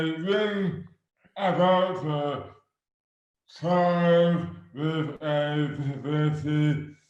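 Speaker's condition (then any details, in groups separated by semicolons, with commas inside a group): Dystonia; affects hands and speech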